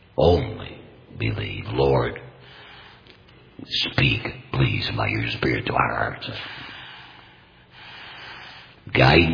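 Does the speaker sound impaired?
Yes: total laryngectomy; complete laryngectomy for larynx cancer, voice prosthesis; unusual tone of voice, may sound painful to listeners, no pain speaking, understandable with careful listening.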